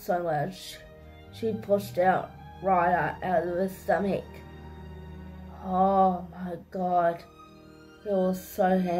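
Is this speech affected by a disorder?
Yes: cerebral palsy.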